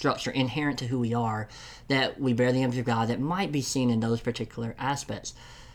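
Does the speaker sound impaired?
Yes: cleft lip and palate; congenital.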